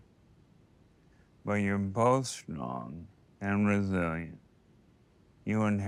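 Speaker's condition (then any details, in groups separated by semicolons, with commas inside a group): ALS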